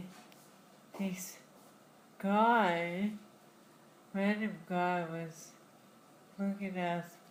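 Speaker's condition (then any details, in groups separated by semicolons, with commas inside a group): Friedreich's ataxia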